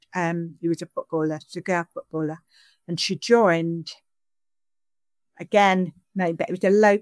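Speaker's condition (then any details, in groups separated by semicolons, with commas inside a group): Deafness; questions interpreted into sign language by interpreter Lisa; sign-supported English, signing and speaking at the same time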